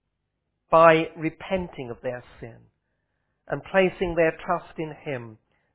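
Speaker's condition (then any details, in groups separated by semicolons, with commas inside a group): No condition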